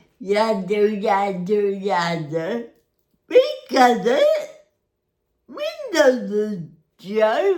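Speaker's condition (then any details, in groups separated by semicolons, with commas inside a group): Cerebral palsy; spastic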